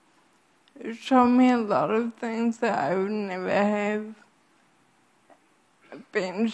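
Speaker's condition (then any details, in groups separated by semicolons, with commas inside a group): Friedreich's ataxia; degenerative, gets worse over time, spinal surgery at 13 for curved spine; cannot speak if quiet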